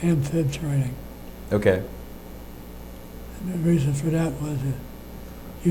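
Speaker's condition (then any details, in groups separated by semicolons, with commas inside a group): Parkinson's disease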